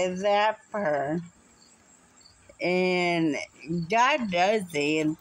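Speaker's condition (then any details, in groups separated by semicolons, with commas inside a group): Muscular dystrophy; unable to walk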